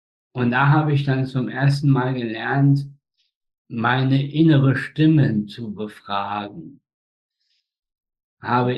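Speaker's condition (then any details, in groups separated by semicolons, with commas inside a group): Spastic tetraparesis; all four limbs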